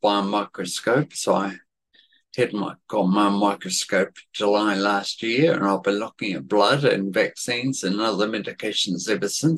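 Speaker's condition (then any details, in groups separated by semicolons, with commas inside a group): Cerebellar atrophy, genetic; speech affected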